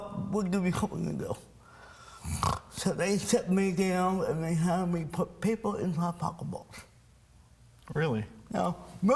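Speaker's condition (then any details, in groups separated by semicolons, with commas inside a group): Cerebral palsy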